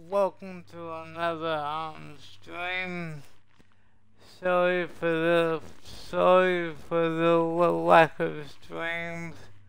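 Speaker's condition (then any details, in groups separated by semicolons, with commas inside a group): Cerebral palsy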